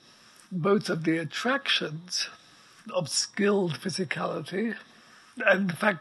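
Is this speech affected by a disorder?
Yes: ALS; progressive neuromuscular illness, effectively quadriplegic, wheelchair six months after diagnosis, plastic nasal breathing pump; voice very weak, needs amplifier, breathing apparatus audible in background.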